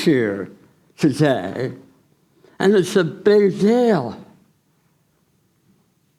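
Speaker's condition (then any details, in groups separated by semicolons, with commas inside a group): Tongue cancer surgery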